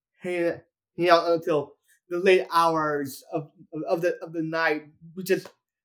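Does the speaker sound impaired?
Yes: Down syndrome; Down syndrome since birth, intellectual and developmental disability; age about 27, about 26 or 27 years since birth diagnosis.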